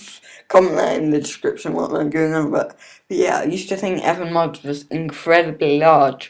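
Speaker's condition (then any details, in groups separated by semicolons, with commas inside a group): Cerebral palsy; not fully independent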